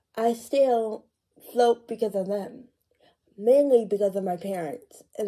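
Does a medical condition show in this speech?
Yes: cerebral palsy; tight muscles, increased muscle tone; many years since onset, medication for muscle tone, therapy.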